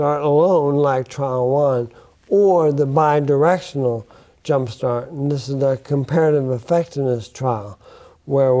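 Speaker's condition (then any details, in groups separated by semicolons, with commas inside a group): Bulbar onset ALS; affects speech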